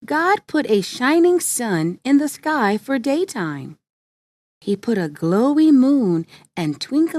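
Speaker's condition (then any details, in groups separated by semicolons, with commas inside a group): No condition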